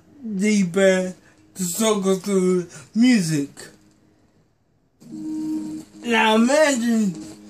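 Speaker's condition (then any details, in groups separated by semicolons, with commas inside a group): Cerebral palsy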